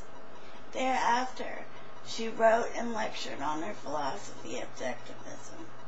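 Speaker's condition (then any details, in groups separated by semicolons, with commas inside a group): Traumatic brain injury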